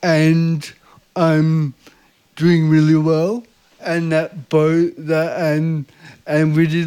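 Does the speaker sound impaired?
Yes: cerebral palsy; visible disability, walks with pelvis leaning and upper body leaning slightly back.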